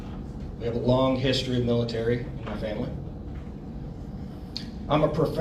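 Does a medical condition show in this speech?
No.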